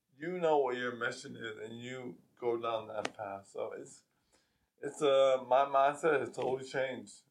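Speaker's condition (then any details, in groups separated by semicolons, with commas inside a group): ALS; progressive weakness, reduced athletic performance before diagnosis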